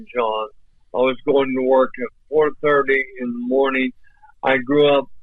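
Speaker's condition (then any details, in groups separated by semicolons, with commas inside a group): ALS; voice off but clear and understandable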